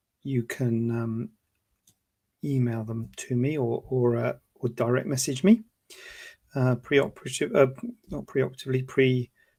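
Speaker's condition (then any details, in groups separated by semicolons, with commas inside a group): No condition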